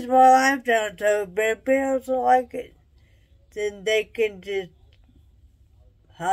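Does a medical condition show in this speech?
Yes: traumatic brain injury.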